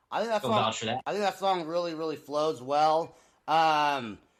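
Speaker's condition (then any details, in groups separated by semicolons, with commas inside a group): No condition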